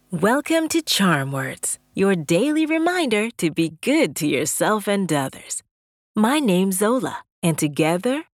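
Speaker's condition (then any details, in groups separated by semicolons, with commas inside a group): No condition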